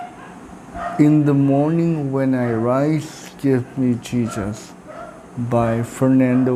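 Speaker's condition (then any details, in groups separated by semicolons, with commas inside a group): Cerebral palsy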